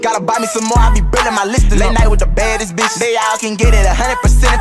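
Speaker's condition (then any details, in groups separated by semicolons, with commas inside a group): No condition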